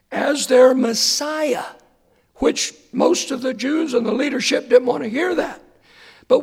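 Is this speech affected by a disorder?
Yes: hoarseness after vocal cord surgery; hoarse voice, hard to hear.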